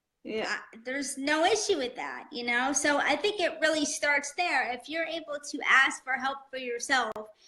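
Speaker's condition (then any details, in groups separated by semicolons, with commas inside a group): No condition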